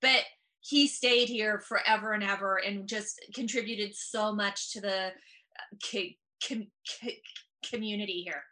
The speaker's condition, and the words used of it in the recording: Stuttering. And disability studies deeply impacts me in comedy, because I don't necessarily joke about my stutter, although sometimes it does just happen.